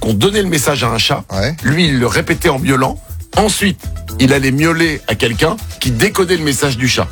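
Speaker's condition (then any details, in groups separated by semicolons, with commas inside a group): No condition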